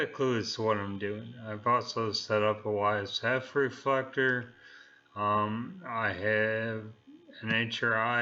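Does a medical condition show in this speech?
Yes: neurological disease.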